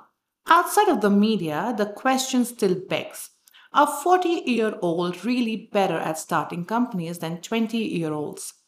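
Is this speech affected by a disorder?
No.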